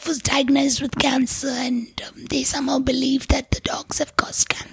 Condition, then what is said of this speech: Tracheostomy. See, we don't even realize we are holding our breath to produce audibility.